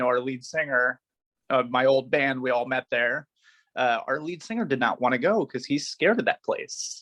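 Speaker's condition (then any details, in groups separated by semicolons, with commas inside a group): No condition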